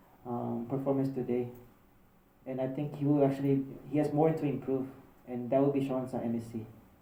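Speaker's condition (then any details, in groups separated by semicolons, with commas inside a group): No condition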